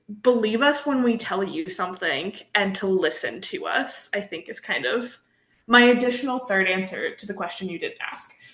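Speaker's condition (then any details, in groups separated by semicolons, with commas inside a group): No condition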